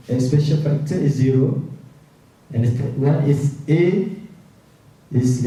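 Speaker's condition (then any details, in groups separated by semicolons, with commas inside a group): No condition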